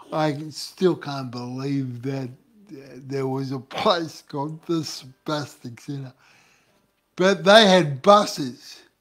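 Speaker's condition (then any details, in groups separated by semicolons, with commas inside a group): Cerebral palsy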